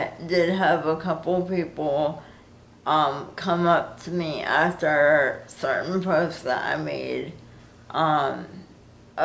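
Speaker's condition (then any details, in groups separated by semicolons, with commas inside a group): Cerebral palsy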